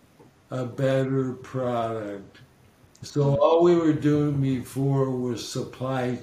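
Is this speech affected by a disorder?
Yes: ALS; still heard loud and clear.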